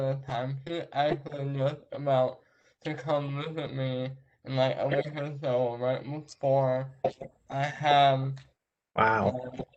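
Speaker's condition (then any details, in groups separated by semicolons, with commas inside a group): Traumatic brain injury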